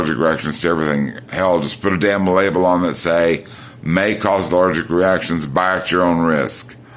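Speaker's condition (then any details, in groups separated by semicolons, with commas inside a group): No condition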